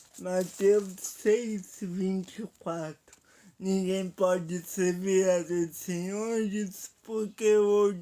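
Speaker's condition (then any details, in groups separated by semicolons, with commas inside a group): Paralysis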